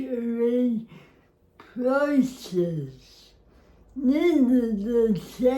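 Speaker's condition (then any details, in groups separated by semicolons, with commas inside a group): Cerebral palsy; spastic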